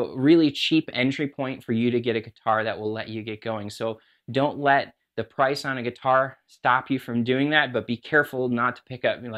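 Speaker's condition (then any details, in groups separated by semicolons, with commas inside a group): No condition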